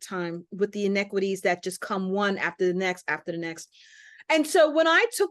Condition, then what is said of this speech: No condition.